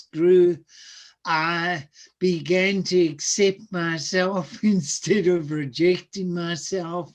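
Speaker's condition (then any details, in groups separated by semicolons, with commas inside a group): Cerebral palsy; speech sounds atypical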